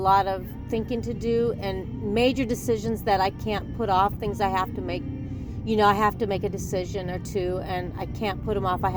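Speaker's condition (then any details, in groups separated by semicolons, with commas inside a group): No condition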